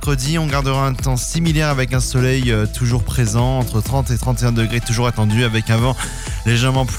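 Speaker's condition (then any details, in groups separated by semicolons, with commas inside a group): No condition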